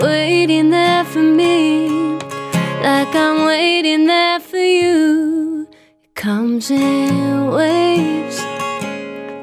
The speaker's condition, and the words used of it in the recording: No condition.